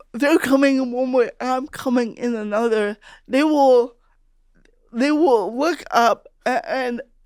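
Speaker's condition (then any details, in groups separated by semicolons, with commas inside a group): Cerebral palsy; speech sounds unusual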